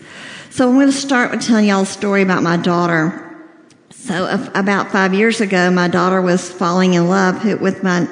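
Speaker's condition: Cleft lip and palate, severe

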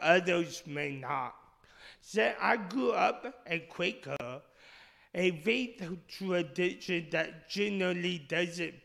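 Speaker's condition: Speech impediment; initially misdiagnosed

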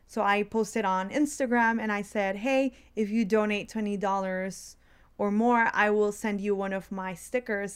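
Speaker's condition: No condition

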